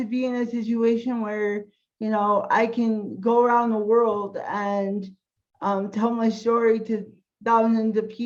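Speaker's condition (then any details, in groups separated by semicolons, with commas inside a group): Cerebral palsy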